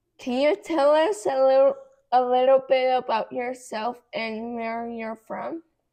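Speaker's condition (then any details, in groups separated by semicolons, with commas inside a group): Cerebral palsy; hard to talk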